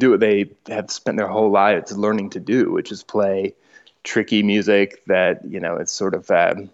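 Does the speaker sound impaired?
No.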